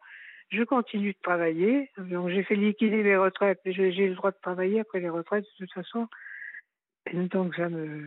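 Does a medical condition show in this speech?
Yes: Parkinson's disease; left leg dragging, frequent tripping, noticed by sports coach, diagnosed by rheumatologist, confirmed by neurologist.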